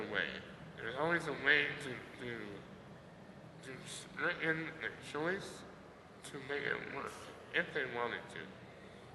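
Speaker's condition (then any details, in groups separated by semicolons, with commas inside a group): Muscular dystrophy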